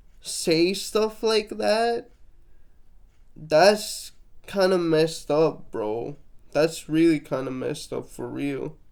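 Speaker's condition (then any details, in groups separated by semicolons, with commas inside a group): Cerebral palsy, mixed, mild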